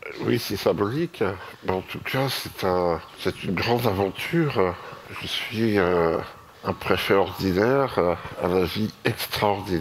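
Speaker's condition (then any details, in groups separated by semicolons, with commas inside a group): Myopathy; caused tetraplegia, wheelchair user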